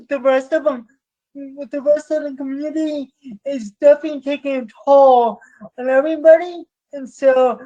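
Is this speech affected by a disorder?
Yes: cerebral palsy.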